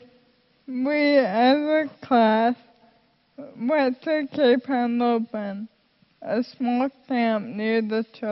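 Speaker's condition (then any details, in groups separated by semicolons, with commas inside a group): Friedreich's ataxia; progressive, genetic, affects heart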